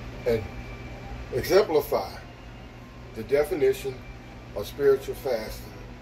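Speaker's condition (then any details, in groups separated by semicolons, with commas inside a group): No condition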